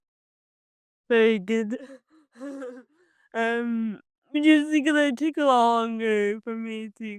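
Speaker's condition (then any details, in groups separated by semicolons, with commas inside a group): Cerebral palsy; from birth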